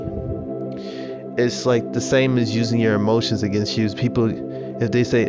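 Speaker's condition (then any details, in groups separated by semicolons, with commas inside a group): No condition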